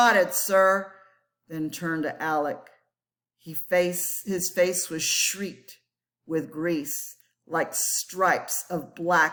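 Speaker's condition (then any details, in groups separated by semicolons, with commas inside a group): No condition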